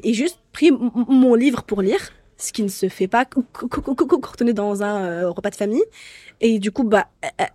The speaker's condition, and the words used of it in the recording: Stuttering. Donc, je laisse le bégaiement vivre, et il me laisse vivre aussi, et on vit en cohabitation.